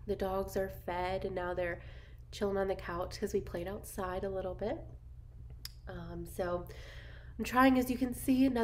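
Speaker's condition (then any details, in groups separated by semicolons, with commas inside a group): No condition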